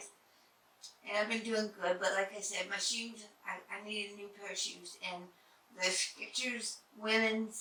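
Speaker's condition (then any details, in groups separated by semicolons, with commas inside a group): Head and neck cancer; had speech therapy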